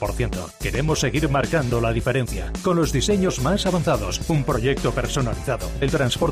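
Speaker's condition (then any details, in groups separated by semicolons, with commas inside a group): No condition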